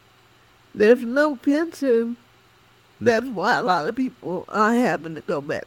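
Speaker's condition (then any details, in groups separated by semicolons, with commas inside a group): Cerebral palsy; speech affected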